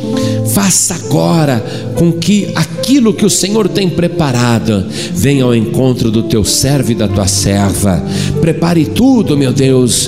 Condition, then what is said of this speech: No condition.